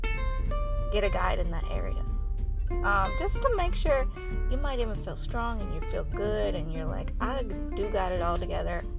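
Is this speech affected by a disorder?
No.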